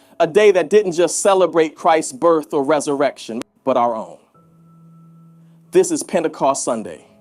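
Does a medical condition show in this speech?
No.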